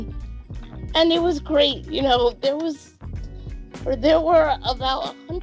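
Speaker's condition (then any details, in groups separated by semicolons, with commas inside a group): Cerebral palsy; speech therapy in childhood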